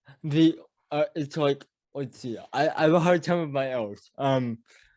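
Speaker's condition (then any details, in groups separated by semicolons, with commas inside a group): Cerebral palsy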